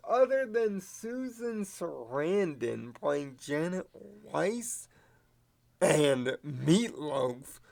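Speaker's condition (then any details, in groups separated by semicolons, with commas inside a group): Cerebral palsy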